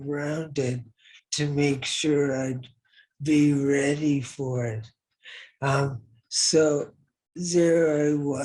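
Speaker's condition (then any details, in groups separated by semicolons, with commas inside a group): ALS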